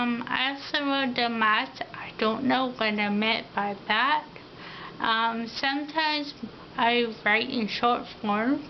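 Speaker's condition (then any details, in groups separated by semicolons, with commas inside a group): Ataxia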